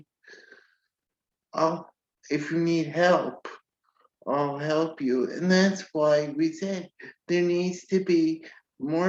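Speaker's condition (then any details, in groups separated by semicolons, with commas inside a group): Cerebral palsy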